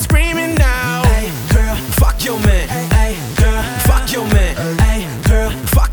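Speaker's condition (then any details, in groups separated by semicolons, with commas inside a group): No condition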